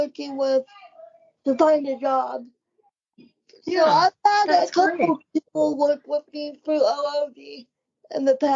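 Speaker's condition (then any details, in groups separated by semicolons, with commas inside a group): Cerebral palsy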